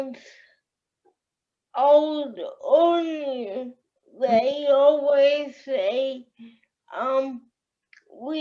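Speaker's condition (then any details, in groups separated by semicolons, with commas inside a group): Cerebral palsy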